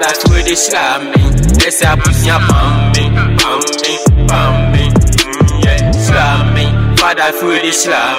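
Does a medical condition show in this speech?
No.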